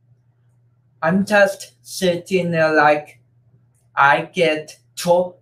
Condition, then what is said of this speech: Cerebral palsy. It affects my speech and coordination.